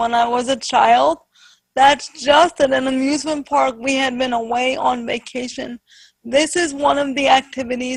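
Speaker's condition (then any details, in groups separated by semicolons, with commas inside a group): Spastic quadriplegic cerebral palsy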